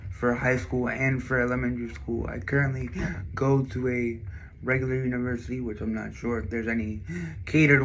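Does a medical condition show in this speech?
Yes: cerebral palsy.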